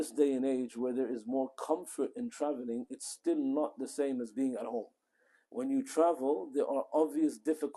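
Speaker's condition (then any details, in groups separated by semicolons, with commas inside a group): No condition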